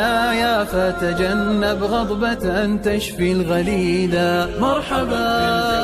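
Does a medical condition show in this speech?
No.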